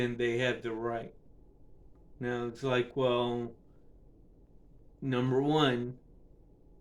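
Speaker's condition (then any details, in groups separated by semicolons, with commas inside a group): Cerebral palsy; affects speech and balance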